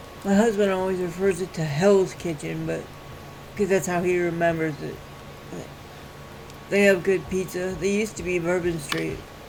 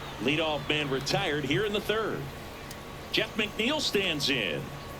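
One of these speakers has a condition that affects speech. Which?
The first: cerebral palsy.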